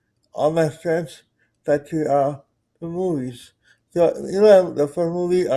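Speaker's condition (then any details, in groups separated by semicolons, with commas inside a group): Cerebral palsy; present from birth, muscles do not work properly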